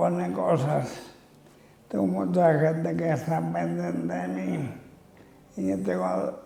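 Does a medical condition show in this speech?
Yes: amyotrophic lateral sclerosis (ela).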